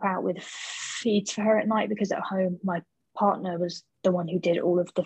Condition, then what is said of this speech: Stuttering. My heads up, I've got a stammer.